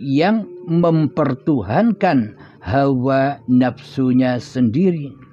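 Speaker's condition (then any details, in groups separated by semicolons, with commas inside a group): No condition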